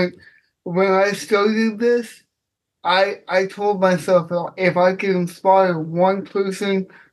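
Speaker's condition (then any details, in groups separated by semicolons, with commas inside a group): Cerebral palsy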